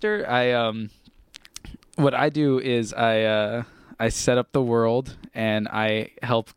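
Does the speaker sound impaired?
No.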